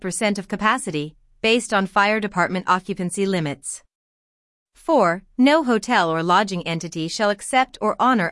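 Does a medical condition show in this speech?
No.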